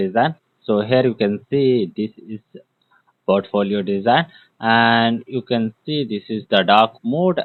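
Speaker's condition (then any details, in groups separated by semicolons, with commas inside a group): No condition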